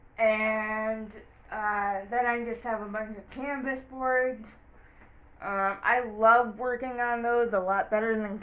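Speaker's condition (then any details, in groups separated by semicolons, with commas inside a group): Cerebral palsy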